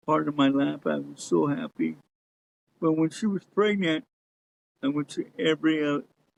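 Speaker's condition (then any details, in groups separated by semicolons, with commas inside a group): Cerebral palsy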